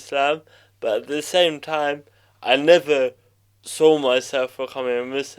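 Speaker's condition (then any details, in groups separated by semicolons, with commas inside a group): Cerebral palsy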